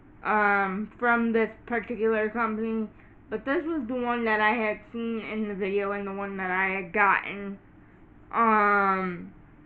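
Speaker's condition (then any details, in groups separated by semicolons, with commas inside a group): Cerebral palsy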